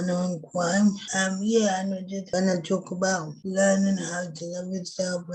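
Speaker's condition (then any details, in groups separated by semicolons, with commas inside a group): Cerebral palsy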